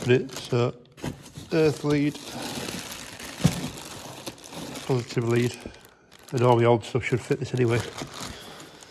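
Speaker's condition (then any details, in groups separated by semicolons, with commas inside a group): No condition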